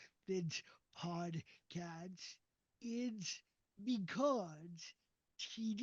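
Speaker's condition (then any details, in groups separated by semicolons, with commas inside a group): Cerebral palsy; uses walker and wheelchair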